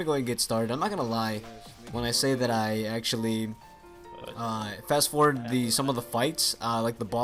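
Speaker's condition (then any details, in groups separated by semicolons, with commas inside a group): No condition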